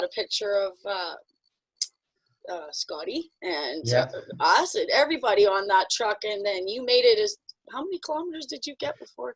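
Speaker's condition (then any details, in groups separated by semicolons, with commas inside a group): No condition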